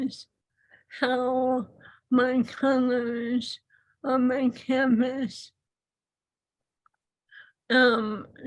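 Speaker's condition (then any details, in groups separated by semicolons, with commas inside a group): ALS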